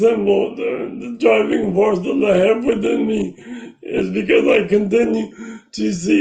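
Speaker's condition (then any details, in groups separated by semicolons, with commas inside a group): Brain injury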